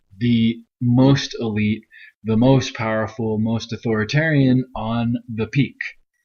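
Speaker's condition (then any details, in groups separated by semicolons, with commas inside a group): No condition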